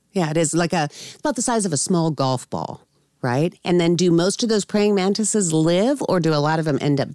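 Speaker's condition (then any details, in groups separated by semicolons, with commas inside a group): No condition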